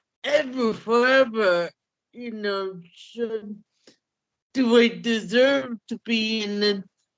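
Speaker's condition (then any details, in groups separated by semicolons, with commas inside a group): Cerebral palsy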